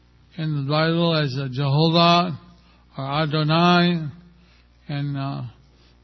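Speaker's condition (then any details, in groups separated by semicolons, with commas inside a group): Stroke with facial paralysis; speaks very carefully to be understood, listeners need to give attention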